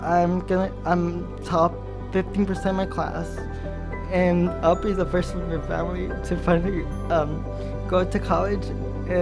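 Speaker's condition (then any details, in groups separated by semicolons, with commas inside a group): Cerebral palsy; ankles and arms affected; diagnosed early childhood, not talking or walking; slight slur, speech therapy in childhood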